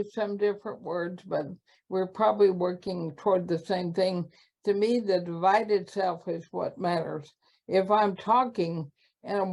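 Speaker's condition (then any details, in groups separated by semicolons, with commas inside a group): ALS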